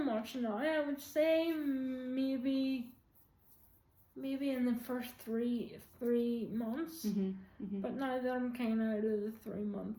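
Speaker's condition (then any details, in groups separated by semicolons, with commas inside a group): Quadriplegic cerebral palsy, severe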